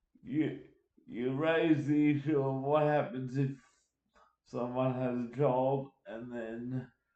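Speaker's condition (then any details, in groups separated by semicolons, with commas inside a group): Cerebral palsy; uses wheelchair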